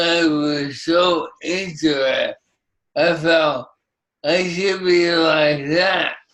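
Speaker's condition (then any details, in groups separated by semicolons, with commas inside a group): ALS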